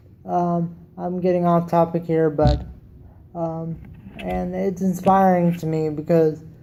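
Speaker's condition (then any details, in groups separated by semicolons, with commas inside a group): Cerebral palsy; wheelchair user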